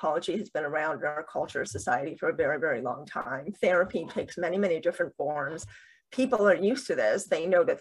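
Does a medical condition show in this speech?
Yes: deafness with cochlear implants, bilateral cochlear implants; two cochlear implants, two major implant surgeries, would be unable to communicate without implants.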